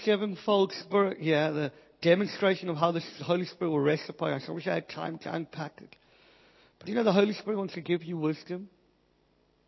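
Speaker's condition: Cleft palate, Pierre Robin syndrome

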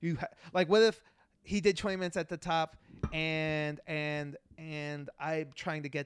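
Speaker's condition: Stutters; stuttering usual, not unusual; stutters in this recording, host offers to edit stutters out, declines since people laugh; stutters in conversation; repeated sounds, prolonged sounds

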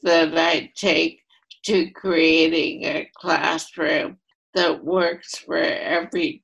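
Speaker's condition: ALS, primary lateral sclerosis; voice affected

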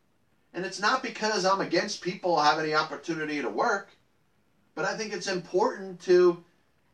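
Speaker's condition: No condition

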